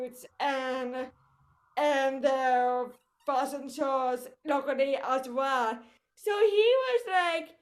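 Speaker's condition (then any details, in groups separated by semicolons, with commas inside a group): Cerebral palsy; voice affected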